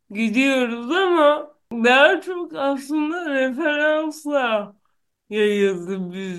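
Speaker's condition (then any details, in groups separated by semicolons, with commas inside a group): Cerebral palsy; no known cure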